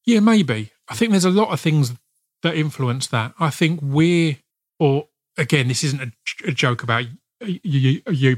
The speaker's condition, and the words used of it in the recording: Stuttering. Because as anyone who's listening can hear, I stutter every now and then.